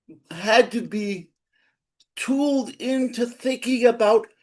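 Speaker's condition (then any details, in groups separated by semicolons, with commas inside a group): Cerebral palsy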